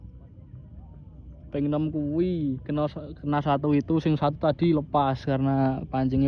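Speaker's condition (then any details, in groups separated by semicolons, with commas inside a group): No condition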